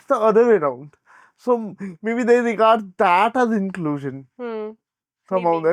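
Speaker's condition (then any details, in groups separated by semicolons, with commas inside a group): Cerebral palsy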